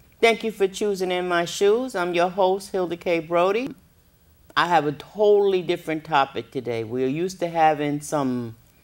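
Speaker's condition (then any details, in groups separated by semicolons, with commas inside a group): No condition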